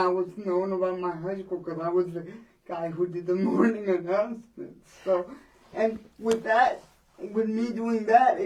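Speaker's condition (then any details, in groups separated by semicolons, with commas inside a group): Cerebral palsy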